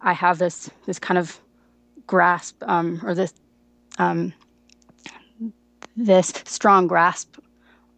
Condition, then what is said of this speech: Stuttering. For the most part, no, I often have a hard time with phone calls.